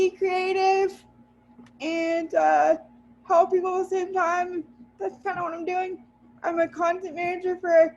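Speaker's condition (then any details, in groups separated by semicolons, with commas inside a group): Cerebral palsy, spastic, mild; power wheelchair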